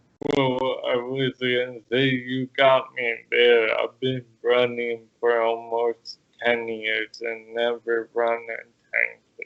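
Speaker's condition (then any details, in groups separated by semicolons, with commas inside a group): Cerebral palsy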